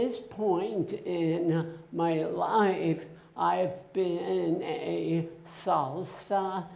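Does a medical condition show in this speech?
Yes: essential tremor.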